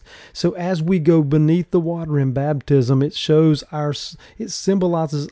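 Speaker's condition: No condition

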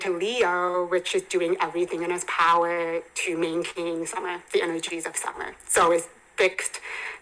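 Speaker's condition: Hearing impairment; congenital hearing impairment, hearing aids from about 17 months, further hearing loss at 27, bilateral cochlear implants

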